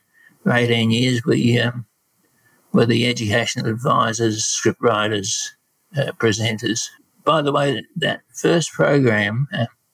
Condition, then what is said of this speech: Parkinson's disease. I you may notice that my voice is a little hesitant and lower volume.